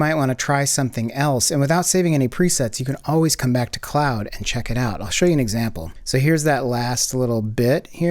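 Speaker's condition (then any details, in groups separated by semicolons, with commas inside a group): No condition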